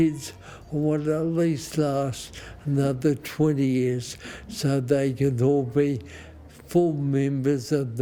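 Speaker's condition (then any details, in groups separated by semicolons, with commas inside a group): Motor neurone disease; early poor balance; diagnosed about 30 years ago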